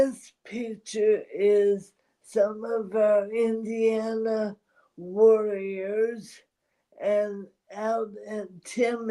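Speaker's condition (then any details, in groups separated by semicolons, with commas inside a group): ALS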